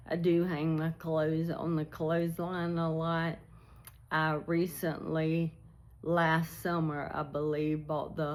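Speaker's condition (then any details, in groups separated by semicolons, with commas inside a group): ALS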